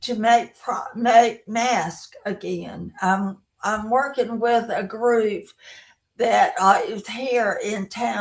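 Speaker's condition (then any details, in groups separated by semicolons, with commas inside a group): Brain injury; traumatic; lost speech, speech therapy, relearned talking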